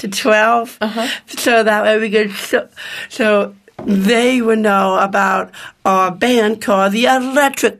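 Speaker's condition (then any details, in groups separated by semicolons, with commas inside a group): Down syndrome; born in Rochester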